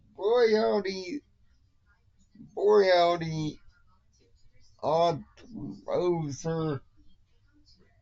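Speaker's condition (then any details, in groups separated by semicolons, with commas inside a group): Cerebral palsy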